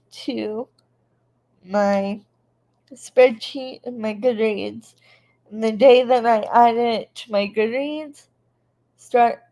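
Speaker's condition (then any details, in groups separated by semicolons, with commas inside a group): Cerebral palsy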